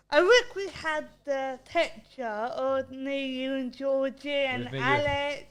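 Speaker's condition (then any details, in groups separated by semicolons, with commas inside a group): Cerebral palsy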